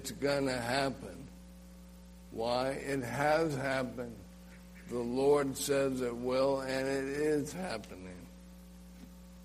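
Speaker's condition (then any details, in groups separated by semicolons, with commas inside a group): ALS; ALS (amyotrophic lateral sclerosis, Lou Gehrig's), nerve disease attacking nerves and muscles; slurred, slow speech, choking, spitting, swallowing problems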